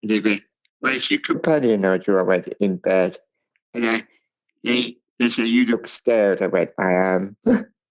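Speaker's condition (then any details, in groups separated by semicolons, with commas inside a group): Cerebral palsy; speech impairment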